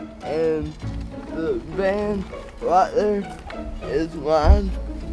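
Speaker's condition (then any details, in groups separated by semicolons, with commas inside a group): Cerebral palsy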